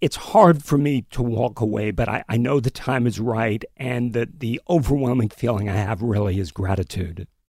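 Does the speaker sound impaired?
Yes: spasmodic dysphonia; abductor form laryngeal dystonia, brainstem interference causing laryngeal muscle spasms, onset past few years, worsened by stress; Botox throat injections into vocal cord muscle from Andrew Blitzer, conservative dosing avoids airway closure; labored delivery, words slurring, lost range and inflection, runs out of breath, sounds near last breath.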